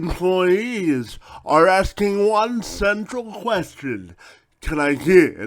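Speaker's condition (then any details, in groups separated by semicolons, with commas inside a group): Cerebral palsy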